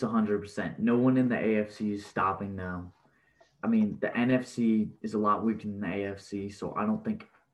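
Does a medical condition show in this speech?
No.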